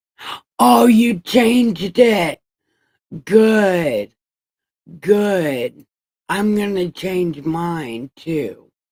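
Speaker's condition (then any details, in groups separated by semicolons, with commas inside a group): Brain injury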